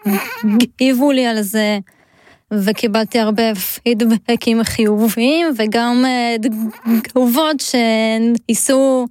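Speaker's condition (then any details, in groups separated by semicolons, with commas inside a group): Stuttering; stutter eased by many methods at many communication clinics, not fully gone; hard to speak before large audience, even now on air; worse with excitement; prolonged sounds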